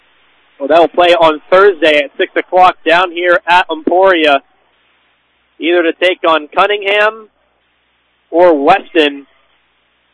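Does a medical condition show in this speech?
No.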